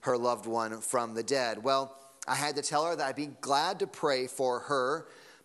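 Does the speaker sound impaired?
No.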